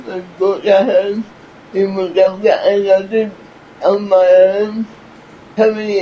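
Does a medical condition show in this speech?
Yes: cerebral palsy; from birth.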